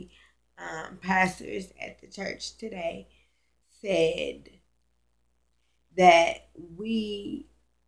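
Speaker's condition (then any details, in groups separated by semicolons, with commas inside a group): Cerebral palsy, spastic; now talking and breathing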